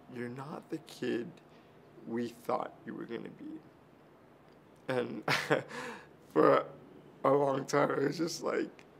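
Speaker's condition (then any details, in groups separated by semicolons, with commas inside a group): Cerebral palsy; from birth, early childhood surgery; 21, walked at four after surgery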